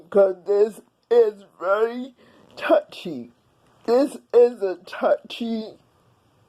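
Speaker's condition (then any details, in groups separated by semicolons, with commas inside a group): Cerebral palsy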